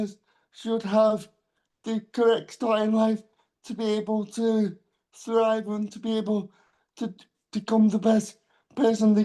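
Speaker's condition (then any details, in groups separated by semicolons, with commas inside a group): Cerebral palsy; diagnosed around 10 months old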